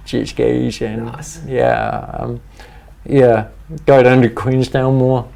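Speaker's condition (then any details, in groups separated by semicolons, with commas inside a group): Cerebral palsy; speech impediment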